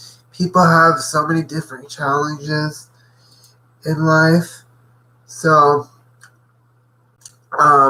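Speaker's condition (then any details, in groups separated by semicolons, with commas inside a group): Cerebral palsy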